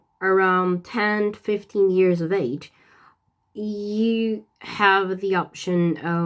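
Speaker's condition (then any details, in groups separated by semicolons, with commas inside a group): No condition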